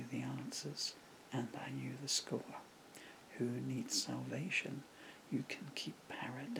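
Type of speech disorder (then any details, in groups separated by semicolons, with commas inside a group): Bulbar dysarthria; progressive bulbar palsy (MND)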